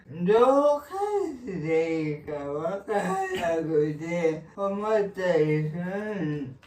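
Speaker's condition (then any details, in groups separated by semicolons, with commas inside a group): Cerebral palsy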